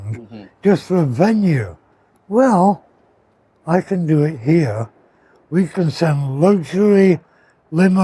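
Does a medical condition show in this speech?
Yes: partial glossectomy for tongue cancer.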